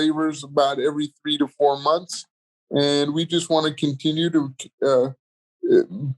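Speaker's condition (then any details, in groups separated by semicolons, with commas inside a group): Cerebral palsy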